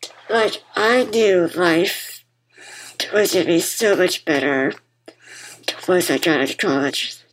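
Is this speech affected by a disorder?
Yes: muscular dystrophy; congenital muscular dystrophy, diagnosed as toddler, relies on others for most daily living activities; BiPAP machine audible while talking.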